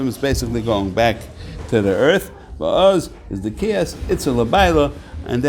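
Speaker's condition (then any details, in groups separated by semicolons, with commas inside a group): No condition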